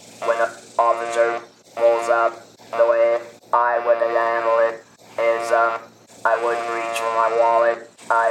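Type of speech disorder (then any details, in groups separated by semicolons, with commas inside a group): Electrolarynx speech; laryngectomy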